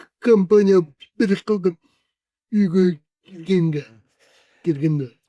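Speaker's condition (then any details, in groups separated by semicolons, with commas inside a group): Cerebral palsy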